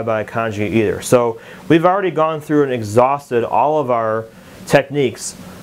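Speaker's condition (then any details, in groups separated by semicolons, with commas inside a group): No condition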